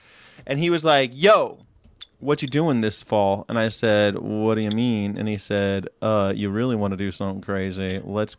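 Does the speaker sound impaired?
No.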